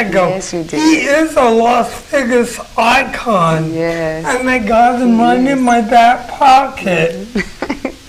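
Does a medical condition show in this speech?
Yes: cerebral palsy.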